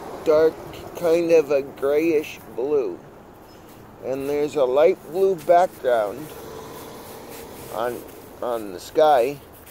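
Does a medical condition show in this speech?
Yes: cerebral palsy.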